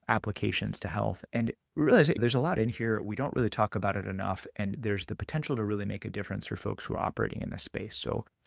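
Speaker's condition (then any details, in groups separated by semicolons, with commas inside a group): No condition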